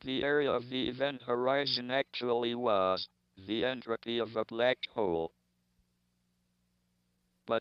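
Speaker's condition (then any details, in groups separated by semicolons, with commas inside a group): ALS, speech-generating device; no cure or therapy offered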